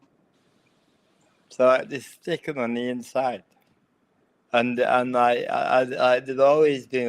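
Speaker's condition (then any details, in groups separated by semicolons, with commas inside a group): Cerebral palsy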